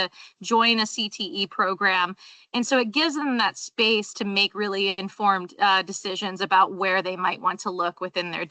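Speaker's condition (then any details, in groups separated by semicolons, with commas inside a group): No condition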